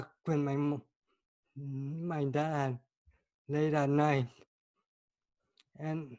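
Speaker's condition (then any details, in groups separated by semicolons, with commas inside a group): Cerebral palsy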